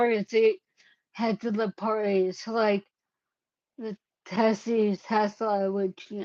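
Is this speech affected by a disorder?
Yes: cerebellar ataxia.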